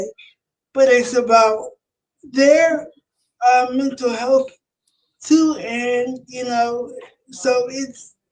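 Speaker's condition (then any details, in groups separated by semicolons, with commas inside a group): Cerebral palsy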